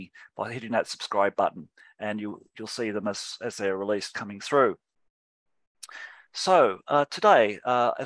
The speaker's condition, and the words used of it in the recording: No condition.